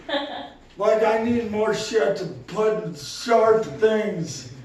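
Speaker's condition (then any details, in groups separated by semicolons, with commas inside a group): Cerebral palsy; movement disorder since childhood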